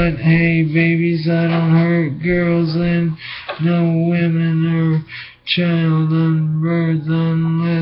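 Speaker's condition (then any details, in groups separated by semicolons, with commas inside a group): Brain injury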